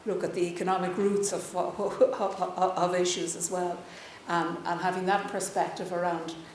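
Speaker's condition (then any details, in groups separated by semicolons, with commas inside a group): No condition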